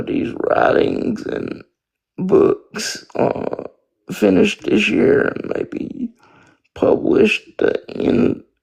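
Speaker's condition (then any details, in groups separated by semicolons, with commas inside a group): Spastic quadriplegic cerebral palsy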